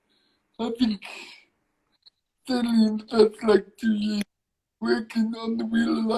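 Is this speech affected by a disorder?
Yes: cerebral palsy.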